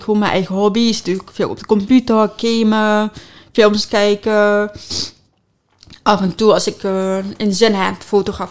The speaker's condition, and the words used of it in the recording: Deafness. Dus daarom praat ik ook zo geweldig nu.